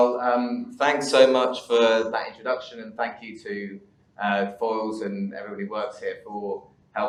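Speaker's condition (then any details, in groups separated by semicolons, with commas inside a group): No condition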